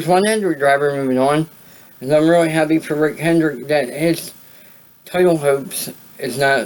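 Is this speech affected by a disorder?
Yes: cerebral palsy; voice sound affected.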